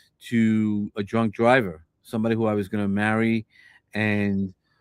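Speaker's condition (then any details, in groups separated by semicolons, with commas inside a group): No condition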